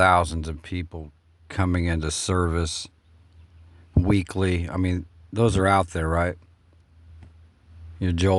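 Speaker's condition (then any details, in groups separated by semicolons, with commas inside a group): No condition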